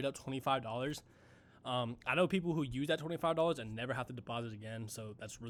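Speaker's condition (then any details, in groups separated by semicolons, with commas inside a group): No condition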